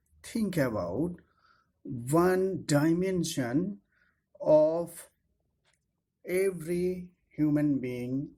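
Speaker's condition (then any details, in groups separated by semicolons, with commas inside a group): No condition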